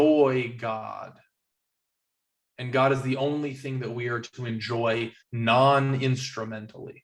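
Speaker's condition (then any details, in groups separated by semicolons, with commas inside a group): No condition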